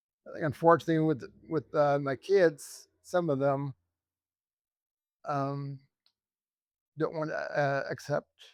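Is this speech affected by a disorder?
Yes: ALS.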